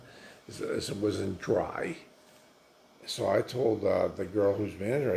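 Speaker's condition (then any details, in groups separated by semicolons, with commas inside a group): Multiple sclerosis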